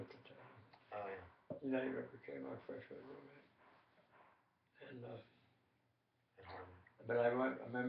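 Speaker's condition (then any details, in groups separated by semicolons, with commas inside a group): Tongue cancer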